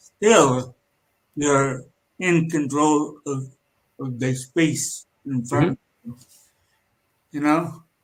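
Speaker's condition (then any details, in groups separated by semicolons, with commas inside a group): Cerebral palsy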